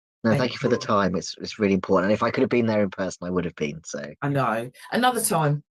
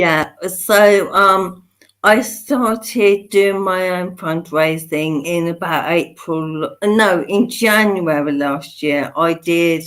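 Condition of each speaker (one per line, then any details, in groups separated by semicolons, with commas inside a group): No condition
Motor neurone disease; bulbar onset, mouth, speech and swallowing, feeding tube; slowly progressing, still mobile, very tired; voice most affected, no vocal power, swallowing and eating affected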